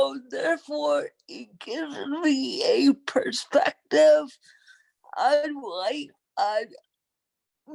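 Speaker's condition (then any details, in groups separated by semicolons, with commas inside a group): Cerebral palsy; prematurity, brain oxygen deprivation, lifelong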